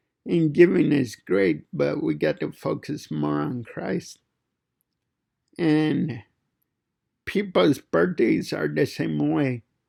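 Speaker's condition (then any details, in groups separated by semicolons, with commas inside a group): Cerebral palsy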